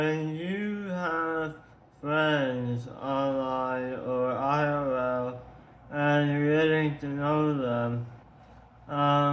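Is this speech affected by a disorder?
Yes: tongue cancer surgery.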